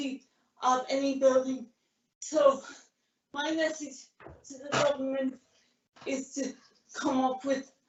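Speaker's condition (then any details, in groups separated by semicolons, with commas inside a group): Cerebral palsy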